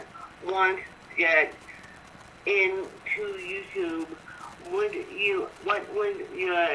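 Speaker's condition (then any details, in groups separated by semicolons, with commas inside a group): Cerebral palsy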